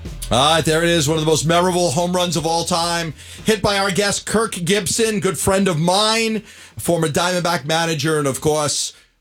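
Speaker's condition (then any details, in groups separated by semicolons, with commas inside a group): No condition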